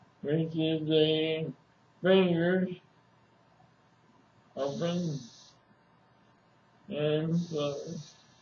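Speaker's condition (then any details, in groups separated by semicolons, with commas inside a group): ALS; speech somewhat hard to understand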